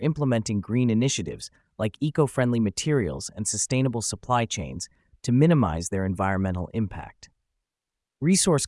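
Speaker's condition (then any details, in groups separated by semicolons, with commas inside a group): No condition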